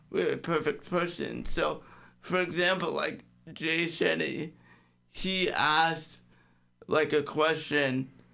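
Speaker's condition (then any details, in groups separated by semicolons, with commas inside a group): Cerebral palsy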